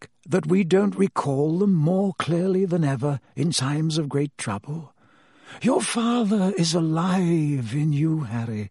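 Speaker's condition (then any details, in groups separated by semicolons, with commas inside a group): No condition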